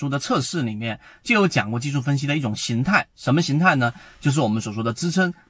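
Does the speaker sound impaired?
No.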